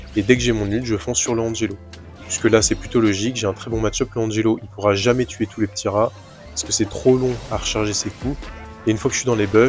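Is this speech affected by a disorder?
No.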